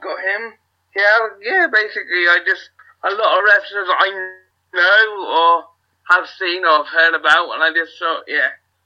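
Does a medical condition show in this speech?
Yes: cerebral palsy; wheelchair user.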